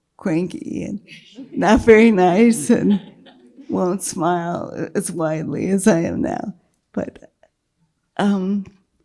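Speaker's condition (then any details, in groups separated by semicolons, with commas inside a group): Multiple sclerosis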